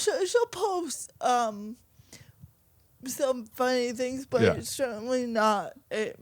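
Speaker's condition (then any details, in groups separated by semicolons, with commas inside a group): Cerebral palsy, mild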